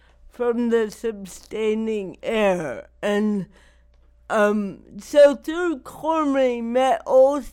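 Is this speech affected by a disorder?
Yes: cerebral palsy; wears down with age.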